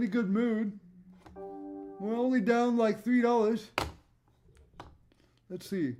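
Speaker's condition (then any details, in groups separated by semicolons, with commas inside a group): Cerebral palsy; voice tone sometimes odd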